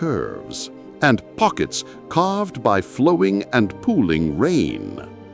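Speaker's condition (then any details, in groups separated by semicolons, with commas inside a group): No condition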